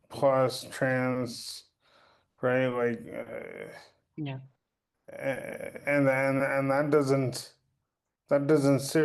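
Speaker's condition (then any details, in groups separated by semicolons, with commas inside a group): Cerebral palsy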